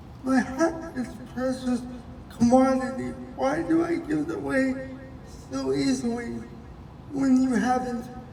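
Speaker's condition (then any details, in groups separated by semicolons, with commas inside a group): Cerebral palsy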